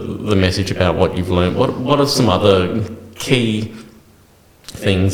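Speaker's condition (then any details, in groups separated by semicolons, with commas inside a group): No condition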